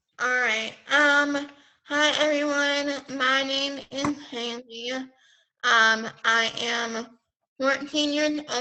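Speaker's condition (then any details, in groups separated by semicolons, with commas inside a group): Pompe disease; recessive metabolic disease, nerve cell damage throughout body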